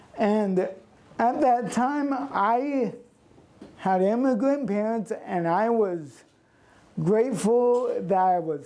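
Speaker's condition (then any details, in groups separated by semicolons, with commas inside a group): Cerebral palsy; since birth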